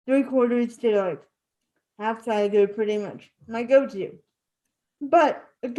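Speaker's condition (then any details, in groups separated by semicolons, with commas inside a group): Spastic cerebral palsy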